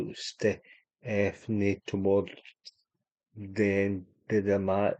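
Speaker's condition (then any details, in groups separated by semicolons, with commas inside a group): Cerebral palsy; unable to walk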